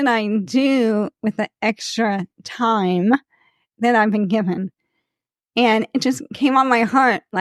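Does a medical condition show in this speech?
Yes: ALS; about 20 years since diagnosis, diagnosed at 38; speech slightly slurred.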